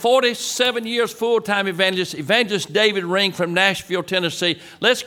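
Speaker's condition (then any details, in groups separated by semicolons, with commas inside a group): No condition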